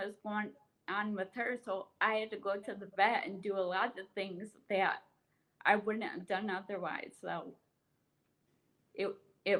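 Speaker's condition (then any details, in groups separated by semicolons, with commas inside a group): Ataxia with oculomotor apraxia type 2, AOA2; progressive, weakens all muscles, uncoordination; diagnosed age 12, wheelchair since 25, DNA confirmed; affects speech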